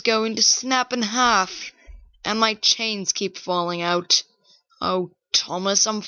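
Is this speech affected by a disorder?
No.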